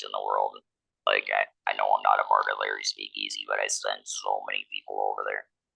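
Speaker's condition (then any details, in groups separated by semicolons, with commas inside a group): Laryngectomy, electrolarynx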